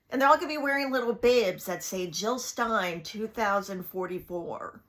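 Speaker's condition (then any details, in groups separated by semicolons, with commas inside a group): No condition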